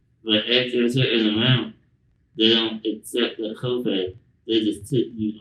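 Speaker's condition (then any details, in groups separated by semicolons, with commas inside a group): Spinal muscular atrophy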